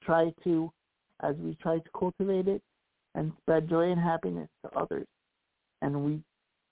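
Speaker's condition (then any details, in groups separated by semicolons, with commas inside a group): Cerebral palsy; walked with walker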